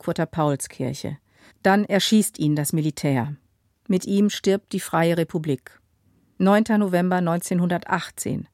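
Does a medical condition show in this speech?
No.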